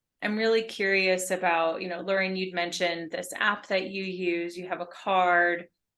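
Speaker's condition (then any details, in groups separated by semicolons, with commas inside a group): No condition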